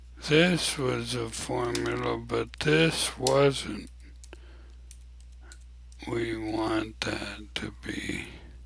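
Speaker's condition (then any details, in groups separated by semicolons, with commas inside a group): ALS; abnormally slow voice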